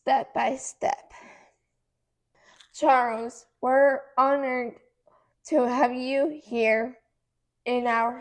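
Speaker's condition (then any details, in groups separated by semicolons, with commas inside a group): Cerebral palsy; hard to talk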